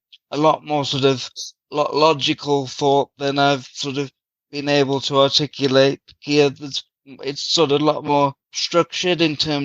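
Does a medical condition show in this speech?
Yes: cerebral palsy.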